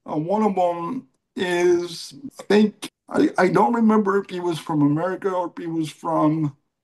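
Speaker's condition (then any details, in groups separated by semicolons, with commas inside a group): Cerebral palsy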